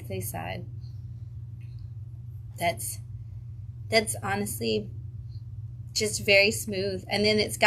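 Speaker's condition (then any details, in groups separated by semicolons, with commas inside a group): No condition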